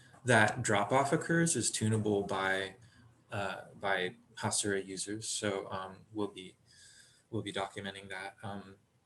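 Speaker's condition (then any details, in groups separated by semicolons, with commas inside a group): No condition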